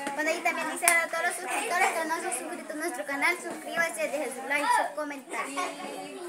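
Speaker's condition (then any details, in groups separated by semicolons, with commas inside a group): No condition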